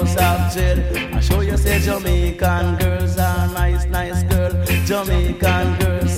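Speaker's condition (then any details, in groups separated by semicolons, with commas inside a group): No condition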